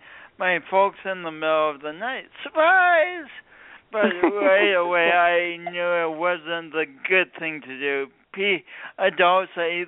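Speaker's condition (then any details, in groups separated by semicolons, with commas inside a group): Speech impediment from birth injury; since birth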